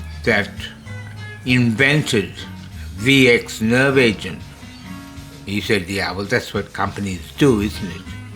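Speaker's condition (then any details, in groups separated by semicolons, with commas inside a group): Slurred speech from poisoning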